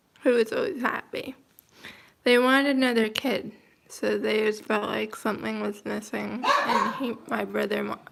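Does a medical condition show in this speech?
Yes: cerebral palsy, mild.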